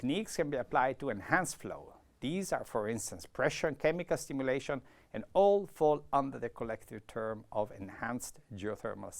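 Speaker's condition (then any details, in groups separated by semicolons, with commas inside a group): No condition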